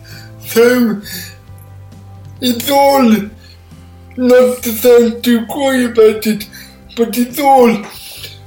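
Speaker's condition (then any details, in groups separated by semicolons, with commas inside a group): Cerebral palsy; born 12 weeks premature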